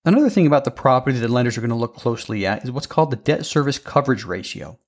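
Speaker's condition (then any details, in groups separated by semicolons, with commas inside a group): No condition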